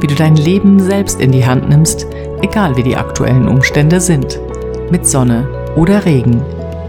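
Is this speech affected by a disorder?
No.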